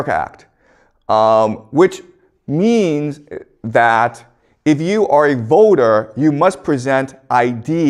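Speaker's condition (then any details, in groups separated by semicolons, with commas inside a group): No condition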